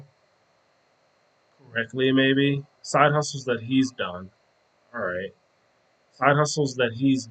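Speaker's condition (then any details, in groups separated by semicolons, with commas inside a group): No condition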